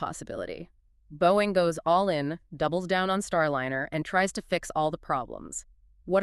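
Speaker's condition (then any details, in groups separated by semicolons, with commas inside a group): No condition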